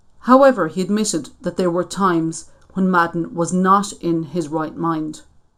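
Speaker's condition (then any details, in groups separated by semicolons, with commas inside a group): No condition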